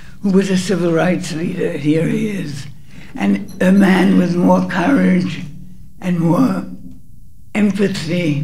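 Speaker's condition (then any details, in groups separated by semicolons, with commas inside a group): Parkinson's; forgets names while speaking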